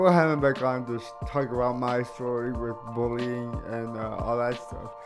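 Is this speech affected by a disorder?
Yes: cerebral palsy; caused by stroke at birth.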